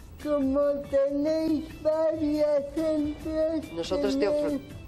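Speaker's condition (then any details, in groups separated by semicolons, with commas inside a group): Cerebral palsy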